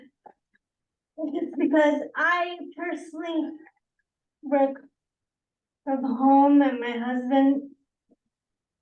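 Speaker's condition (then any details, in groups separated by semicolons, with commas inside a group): Cerebral palsy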